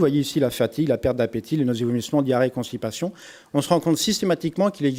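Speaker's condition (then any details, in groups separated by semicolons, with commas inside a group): No condition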